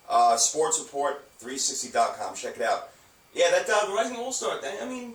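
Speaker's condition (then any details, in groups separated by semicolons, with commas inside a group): No condition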